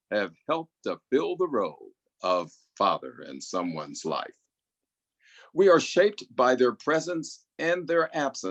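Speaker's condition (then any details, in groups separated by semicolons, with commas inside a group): No condition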